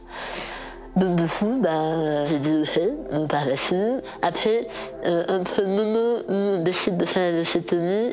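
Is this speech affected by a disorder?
Yes: total glossectomy; base of tongue cancer, flap necrosis, ventilator via tracheostomy, temporary laryngectomy, nasogastric tube; voice deeper before diagnosis, incomprehensible after surgery, intensive speech therapy at CRIL, sister understood.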